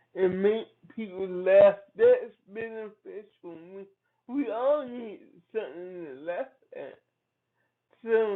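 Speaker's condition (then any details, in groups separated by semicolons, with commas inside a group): Cerebral palsy; from birth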